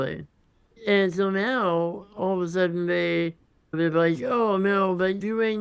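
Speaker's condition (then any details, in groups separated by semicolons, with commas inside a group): Congenital muscular dystrophy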